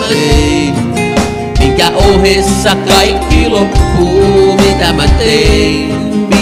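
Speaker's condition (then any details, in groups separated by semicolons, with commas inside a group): No condition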